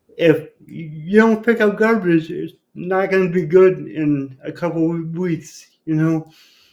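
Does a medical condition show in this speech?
Yes: cerebral palsy; completely self-sufficient, lives alone, relearned walking, femur and right ankle surgery at eight, repeat surgery expected.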